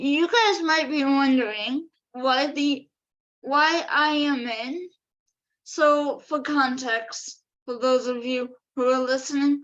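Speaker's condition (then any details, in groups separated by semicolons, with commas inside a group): Cerebral palsy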